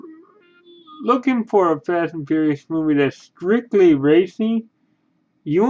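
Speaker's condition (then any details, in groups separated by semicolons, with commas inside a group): Cerebral palsy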